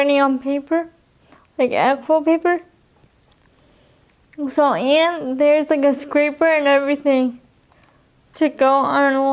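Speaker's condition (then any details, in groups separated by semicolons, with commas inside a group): Cerebral palsy, spastic quadriplegic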